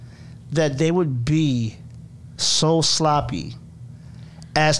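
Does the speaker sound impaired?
No.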